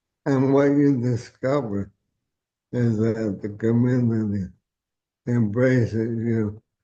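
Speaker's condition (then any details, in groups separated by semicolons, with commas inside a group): ALS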